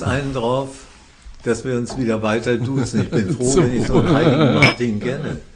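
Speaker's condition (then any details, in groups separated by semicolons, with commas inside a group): Parkinson's disease; feels as if not having Parkinson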